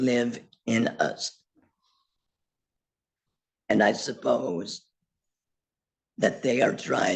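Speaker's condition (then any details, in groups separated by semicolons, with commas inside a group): Laryngectomy; total laryngectomy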